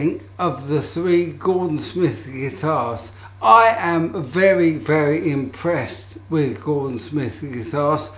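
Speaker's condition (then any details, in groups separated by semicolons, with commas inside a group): ALS; voice may sound peculiar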